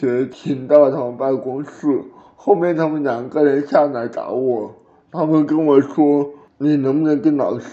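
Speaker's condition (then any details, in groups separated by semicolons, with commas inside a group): Cerebral palsy; birth asphyxia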